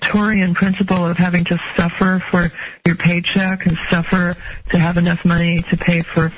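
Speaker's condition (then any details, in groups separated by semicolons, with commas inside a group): No condition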